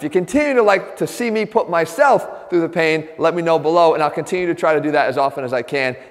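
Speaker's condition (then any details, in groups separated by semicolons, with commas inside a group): No condition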